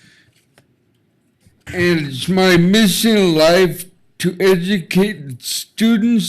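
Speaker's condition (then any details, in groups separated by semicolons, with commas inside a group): Traumatic brain injury; relearned talking and eating after regaining consciousness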